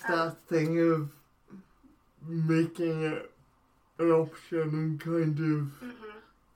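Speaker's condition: Cerebral palsy; brain damage at or around birth

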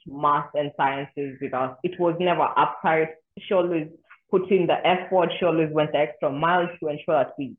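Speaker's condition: No condition

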